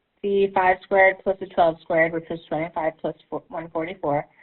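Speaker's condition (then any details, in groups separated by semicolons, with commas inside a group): No condition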